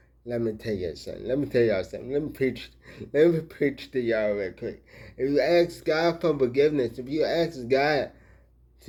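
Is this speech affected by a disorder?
Yes: traumatic brain injury.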